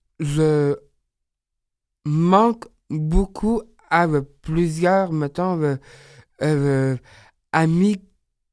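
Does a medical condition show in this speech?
Yes: Down syndrome; age 30.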